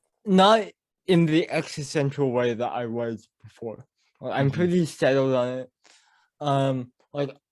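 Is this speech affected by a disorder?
Yes: cerebral palsy; mild speech impediment.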